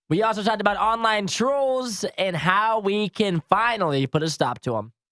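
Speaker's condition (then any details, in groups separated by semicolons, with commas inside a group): No condition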